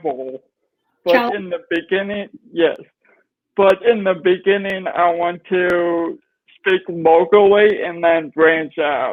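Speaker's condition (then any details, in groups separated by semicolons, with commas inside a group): Cerebral palsy; nonverbal at age 3, speech therapy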